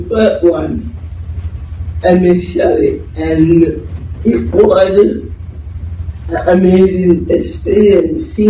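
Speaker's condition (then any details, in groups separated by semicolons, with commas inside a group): Cerebral palsy; left side affected; voice damaged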